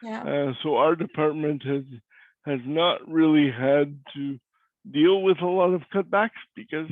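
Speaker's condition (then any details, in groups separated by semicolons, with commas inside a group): Cerebral palsy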